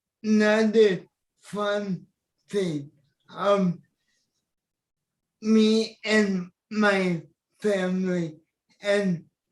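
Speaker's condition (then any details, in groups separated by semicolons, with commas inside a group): Cerebral palsy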